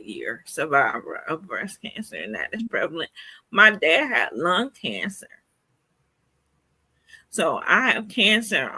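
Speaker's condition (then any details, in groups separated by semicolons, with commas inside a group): Cerebral palsy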